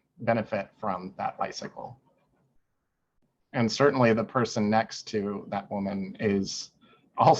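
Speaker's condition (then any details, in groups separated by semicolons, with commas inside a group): No condition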